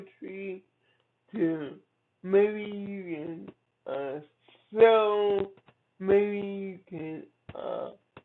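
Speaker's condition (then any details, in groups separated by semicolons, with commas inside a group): Cerebral palsy; from birth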